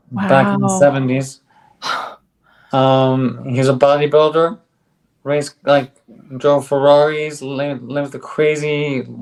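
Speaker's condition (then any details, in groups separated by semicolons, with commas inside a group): ALS; on drug, stronger bite, speaks better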